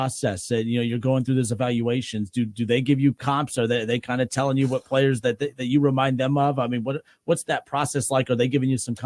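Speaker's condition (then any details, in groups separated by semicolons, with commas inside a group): No condition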